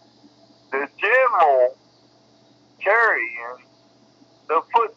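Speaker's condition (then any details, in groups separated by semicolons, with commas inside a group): Cerebral palsy; bedbound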